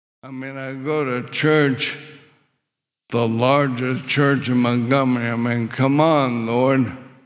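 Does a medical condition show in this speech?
Yes: ALS; muscles falling apart throughout body, swallowing difficulty; struggles with swallowing, choked seriously on saliva, windpipe tightened, couldn't breathe.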